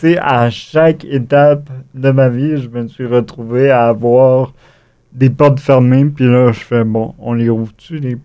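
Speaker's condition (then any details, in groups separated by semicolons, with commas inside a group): Cerebral palsy; acquired, wheelchair user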